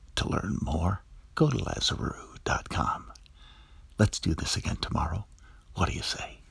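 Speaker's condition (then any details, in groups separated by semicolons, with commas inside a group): No condition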